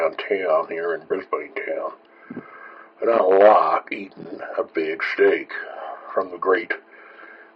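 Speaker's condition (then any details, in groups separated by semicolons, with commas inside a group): No condition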